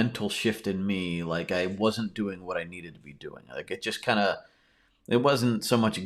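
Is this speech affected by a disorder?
No.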